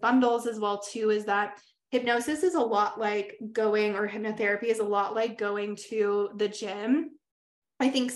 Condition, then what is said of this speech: None; typical speech.